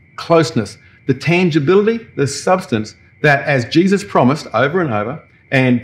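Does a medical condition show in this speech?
No.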